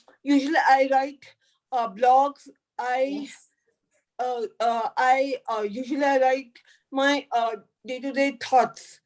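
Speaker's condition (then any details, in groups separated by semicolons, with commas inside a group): Cerebral palsy; could not talk in early childhood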